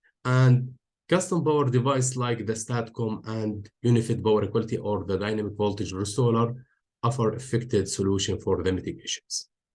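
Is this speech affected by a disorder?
No.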